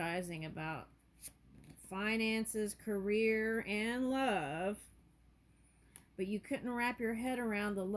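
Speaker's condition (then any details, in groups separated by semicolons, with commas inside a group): No condition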